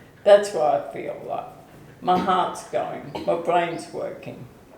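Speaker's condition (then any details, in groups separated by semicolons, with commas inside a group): ALS/MND; onset foot drop, later tongue and speech involvement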